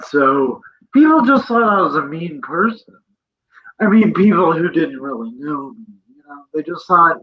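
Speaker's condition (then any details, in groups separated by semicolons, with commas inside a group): Cerebral palsy; present from birth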